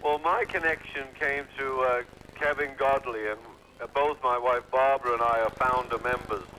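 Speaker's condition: No condition

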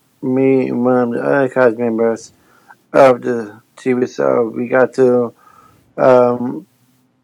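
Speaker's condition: Down syndrome; hesitant, finds talking without a microphone difficult, auditioned to check could speak well enough

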